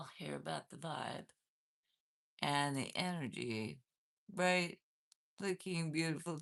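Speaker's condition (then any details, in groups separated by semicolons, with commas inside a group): Cervical dystonia, essential tremor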